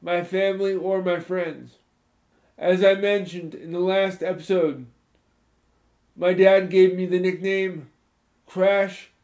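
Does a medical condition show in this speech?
Yes: spastic cerebral palsy, moderate; from spinal meningitis, born 2 months premature, four childhood surgeries, weekly physical, occupational therapy; in childhood froze under stress, could not speak or defend self verbally.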